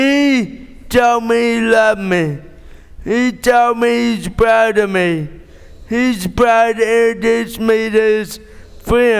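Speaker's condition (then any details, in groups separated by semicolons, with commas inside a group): Cerebral palsy; born premature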